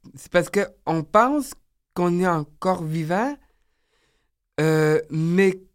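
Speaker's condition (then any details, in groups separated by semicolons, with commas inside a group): Down syndrome; age 30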